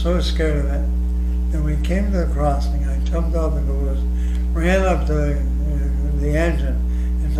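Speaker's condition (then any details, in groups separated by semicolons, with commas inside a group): ALS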